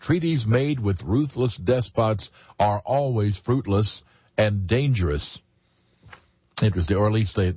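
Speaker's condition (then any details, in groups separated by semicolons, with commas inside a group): No condition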